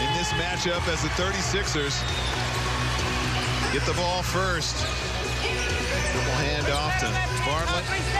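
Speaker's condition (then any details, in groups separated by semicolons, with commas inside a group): No condition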